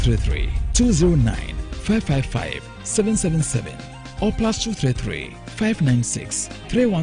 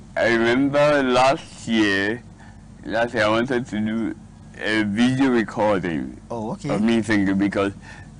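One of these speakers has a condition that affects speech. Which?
The second: cerebral palsy; diagnosed in adulthood; past speech therapy, speech now quite clear.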